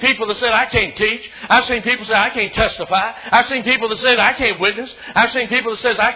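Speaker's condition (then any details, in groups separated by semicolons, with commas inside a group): No condition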